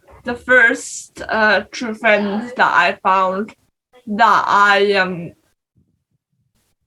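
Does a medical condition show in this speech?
Yes: cerebral palsy.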